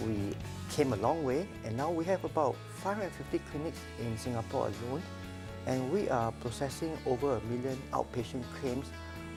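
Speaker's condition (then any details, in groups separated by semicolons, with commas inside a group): No condition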